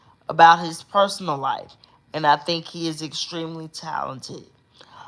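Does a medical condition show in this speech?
Yes: cerebral palsy.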